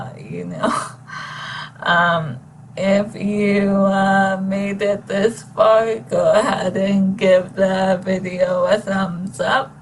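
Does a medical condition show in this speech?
Yes: ALS; no ventilator needed yet.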